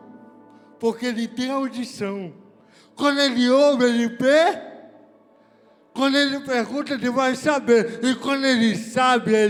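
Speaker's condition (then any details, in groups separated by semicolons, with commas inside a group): Cerebral palsy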